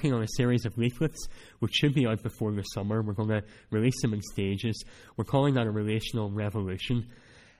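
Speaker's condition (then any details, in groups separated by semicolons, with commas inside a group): Cleft palate; speech not that clear at times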